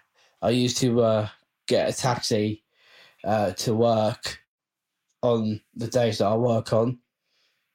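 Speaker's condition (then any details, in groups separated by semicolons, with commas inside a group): Down syndrome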